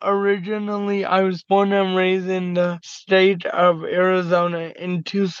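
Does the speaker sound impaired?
Yes: cerebral palsy, mild.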